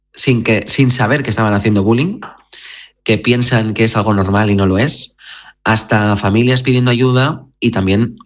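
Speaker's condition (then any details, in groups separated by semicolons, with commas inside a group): No condition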